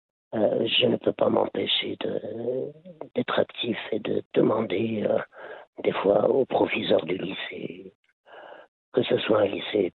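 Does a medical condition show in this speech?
Yes: laryngeal cancer; part of lung removed.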